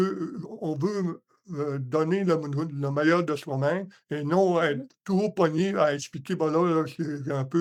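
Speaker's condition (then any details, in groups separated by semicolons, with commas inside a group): Hemiparalysis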